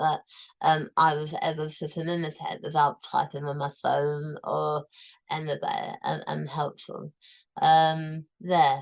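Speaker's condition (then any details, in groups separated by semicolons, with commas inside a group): Tongue cancer, tongue removed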